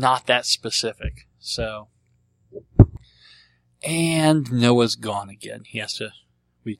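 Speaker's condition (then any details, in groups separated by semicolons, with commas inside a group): Cleft lip and palate; treated as a baby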